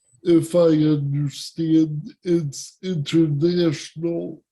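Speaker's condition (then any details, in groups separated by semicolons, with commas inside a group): Cerebral palsy; present from birth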